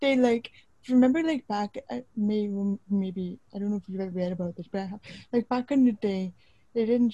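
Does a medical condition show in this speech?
Yes: deaf / hard of hearing, congenital; hard of hearing or deaf since birth; cannot hear anybody during COVID.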